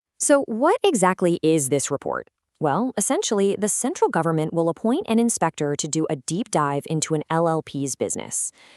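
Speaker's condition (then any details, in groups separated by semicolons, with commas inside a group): No condition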